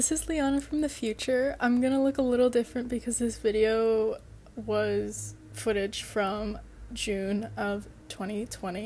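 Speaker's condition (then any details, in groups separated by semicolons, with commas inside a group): No condition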